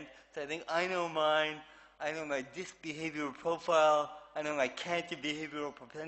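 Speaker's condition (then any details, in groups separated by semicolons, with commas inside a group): Cerebral palsy; affects movement and speech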